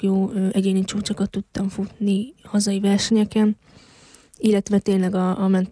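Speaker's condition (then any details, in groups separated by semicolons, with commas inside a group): Hearing loss since birth; congenital, found at age one, device with surgery at 2.5, eight ear operations (3 left, 5 right) until ten; wears hearing device, blow to head could damage it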